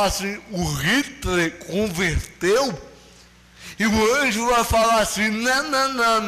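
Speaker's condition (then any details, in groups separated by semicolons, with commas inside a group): Cerebral palsy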